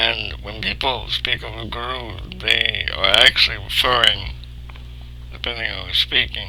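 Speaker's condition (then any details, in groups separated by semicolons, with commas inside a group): Cerebral palsy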